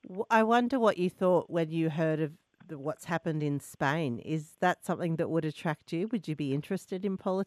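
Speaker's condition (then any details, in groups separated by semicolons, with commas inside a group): No condition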